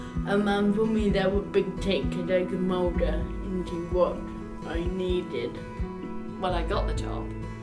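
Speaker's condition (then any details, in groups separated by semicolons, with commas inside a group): Cerebral palsy; arm tremors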